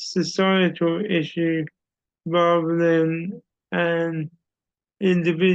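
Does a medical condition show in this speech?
Yes: cerebral palsy; audible speech impairment.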